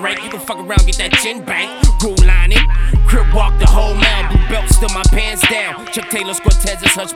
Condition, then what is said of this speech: None; typical speech.